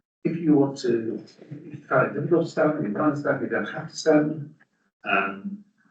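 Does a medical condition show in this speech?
No.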